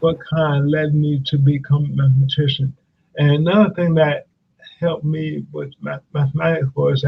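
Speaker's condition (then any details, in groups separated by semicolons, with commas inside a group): Cerebral palsy; speech affected at times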